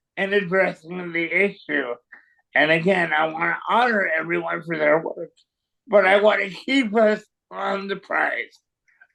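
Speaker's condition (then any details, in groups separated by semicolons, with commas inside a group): Cerebral palsy; voice may sound raised or yelling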